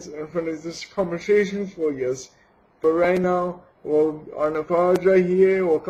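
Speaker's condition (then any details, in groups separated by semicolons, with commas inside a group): Cerebral palsy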